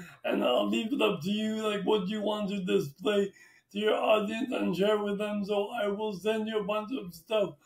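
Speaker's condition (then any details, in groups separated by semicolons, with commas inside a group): Traumatic brain injury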